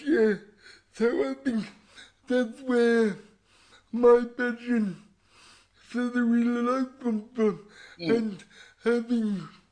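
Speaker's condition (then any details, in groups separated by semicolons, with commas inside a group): Cerebral palsy; voice described as unusual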